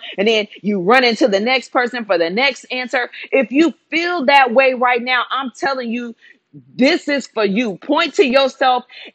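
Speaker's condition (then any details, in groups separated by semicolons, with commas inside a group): No condition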